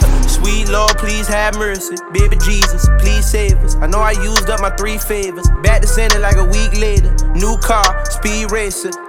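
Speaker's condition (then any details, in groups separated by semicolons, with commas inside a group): No condition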